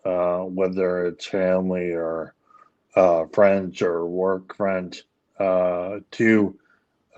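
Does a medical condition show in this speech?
Yes: ALS; speech issues.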